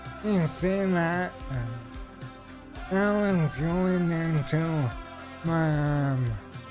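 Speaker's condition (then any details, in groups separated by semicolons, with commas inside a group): ALS; stem cell treatment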